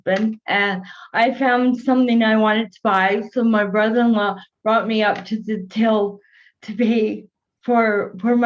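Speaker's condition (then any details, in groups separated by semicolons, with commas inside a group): Cerebral palsy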